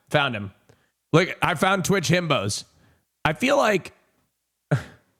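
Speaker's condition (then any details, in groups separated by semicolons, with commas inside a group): No condition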